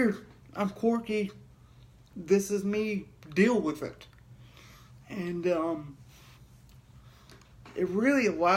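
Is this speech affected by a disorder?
Yes: cerebral palsy.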